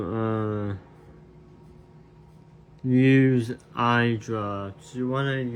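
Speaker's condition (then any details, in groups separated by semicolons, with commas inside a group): Tongue cancer surgery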